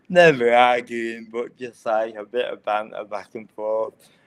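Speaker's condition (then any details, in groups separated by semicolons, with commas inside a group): Cerebral palsy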